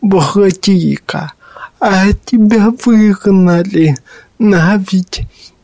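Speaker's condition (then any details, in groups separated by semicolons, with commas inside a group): Cerebral palsy; not heard by self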